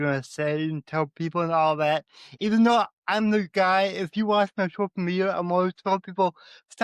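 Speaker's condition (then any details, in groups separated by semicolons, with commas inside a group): Cerebral palsy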